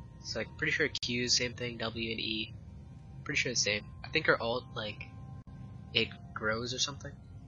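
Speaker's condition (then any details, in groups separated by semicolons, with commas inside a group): No condition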